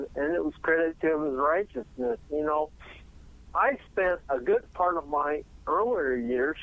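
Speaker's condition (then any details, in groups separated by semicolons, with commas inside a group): Ataxia; type not stated, untreatable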